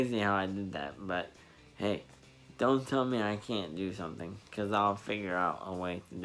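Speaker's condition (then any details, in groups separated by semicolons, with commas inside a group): Spastic diplegia cerebral palsy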